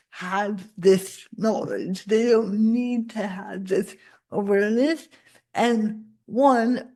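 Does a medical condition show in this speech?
Yes: cerebral palsy; spasticity.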